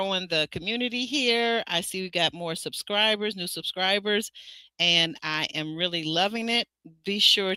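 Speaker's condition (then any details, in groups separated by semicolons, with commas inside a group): No condition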